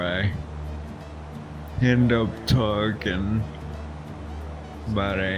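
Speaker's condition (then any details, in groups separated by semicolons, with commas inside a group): Friedreich's ataxia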